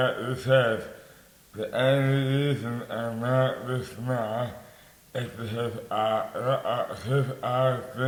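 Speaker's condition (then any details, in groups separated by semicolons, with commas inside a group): Dystonia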